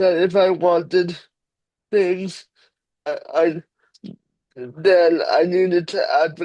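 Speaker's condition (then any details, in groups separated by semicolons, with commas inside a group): Cerebral palsy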